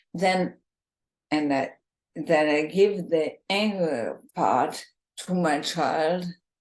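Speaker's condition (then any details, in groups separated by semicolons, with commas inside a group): ALS, bulbar form, bulbar onset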